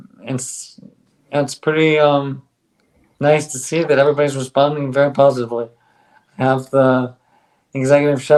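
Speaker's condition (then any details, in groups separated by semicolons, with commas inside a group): ALS; on drug, stronger bite, speaks better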